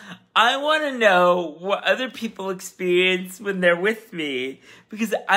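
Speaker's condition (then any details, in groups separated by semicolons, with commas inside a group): Cerebral palsy, spastic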